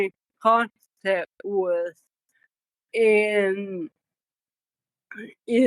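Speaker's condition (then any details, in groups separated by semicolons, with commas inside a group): Cerebral palsy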